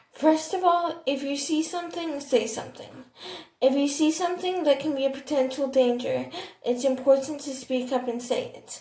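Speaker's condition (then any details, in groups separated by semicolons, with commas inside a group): Cerebral palsy, athetoid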